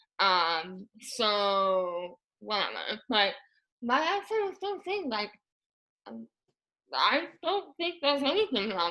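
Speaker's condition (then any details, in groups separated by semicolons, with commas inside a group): Moebius syndrome; paralyzed tongue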